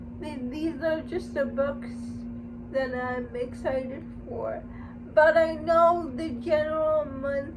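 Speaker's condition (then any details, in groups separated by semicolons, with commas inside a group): Cerebral palsy; uses wheelchair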